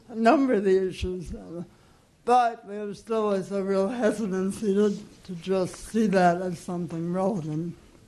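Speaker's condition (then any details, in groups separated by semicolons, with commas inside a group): Cerebral palsy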